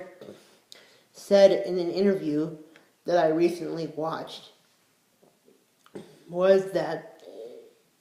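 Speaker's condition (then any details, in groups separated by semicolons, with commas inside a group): Cerebral palsy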